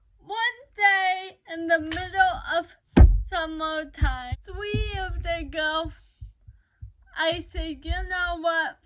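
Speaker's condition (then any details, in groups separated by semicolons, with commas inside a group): Cerebral palsy; uses crutches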